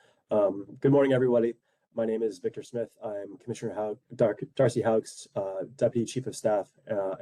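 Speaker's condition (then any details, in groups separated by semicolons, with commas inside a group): No condition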